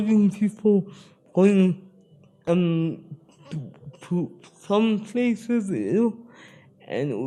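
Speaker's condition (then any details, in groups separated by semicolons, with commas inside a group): Spastic cerebral palsy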